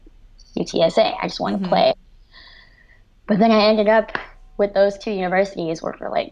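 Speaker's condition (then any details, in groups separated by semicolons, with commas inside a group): Cleft lip and palate; severe cleft lip and palate, about 23 surgeries by 17, ischemic stroke at 18, post-stroke seizures; after stroke could not speak, text, write or converse, cognition impaired; speech pathologist and cognitive therapy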